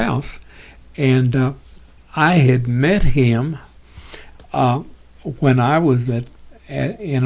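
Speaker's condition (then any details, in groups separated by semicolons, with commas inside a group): Parkinson's; tremors as early symptom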